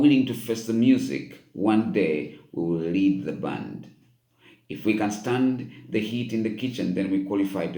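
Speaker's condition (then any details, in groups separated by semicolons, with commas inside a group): No condition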